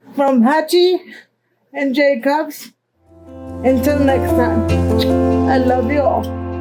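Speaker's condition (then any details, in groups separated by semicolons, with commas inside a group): Cerebral palsy; present from birth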